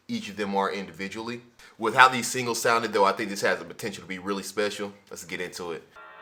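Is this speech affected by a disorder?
No.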